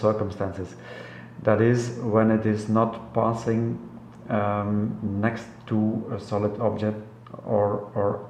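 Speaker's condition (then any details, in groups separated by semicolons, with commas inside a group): No condition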